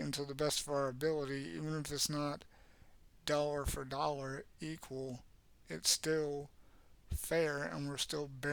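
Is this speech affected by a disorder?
Yes: cerebral palsy; has had speech therapy.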